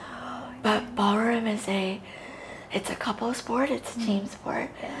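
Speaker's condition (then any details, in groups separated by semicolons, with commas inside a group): Cerebral palsy; very premature birth; ten years intensive physical therapy, no wheelchair or walker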